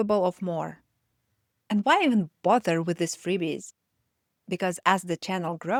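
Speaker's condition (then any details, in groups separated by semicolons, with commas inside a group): No condition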